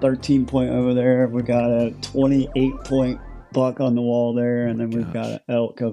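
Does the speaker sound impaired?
Yes: cleft lip and palate; congenital cleft lip and palate, born in Ukraine.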